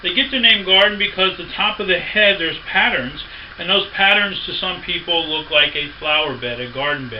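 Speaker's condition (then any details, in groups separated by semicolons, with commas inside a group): No condition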